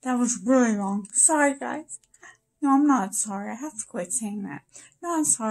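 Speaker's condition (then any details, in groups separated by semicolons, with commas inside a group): Brain injury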